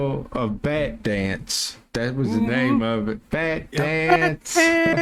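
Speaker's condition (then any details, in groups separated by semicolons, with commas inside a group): No condition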